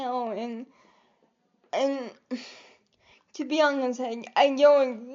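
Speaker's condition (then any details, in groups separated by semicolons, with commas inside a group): Cerebral palsy; quadriplegic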